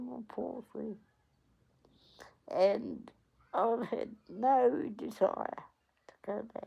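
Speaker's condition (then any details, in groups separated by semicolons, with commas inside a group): Cerebral palsy; onset at 8 days old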